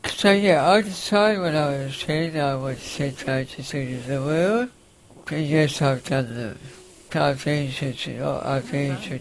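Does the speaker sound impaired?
Yes: facioscapulohumeral muscular dystrophy, facioscapulohumeral (FSHD); diagnosed about age 10, named facioscapulohumeral form in late 20s, early prognosis life to 14-19; respirator pump wheezing audible in recording.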